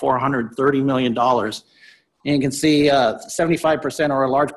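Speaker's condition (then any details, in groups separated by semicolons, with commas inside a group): No condition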